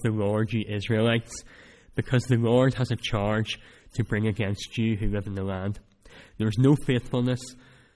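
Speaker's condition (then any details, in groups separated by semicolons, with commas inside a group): Cleft palate; speech not that clear at times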